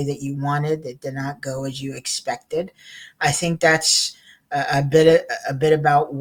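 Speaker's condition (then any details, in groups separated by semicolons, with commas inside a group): No condition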